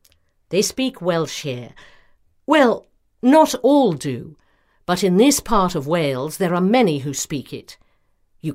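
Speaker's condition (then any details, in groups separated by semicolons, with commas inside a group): No condition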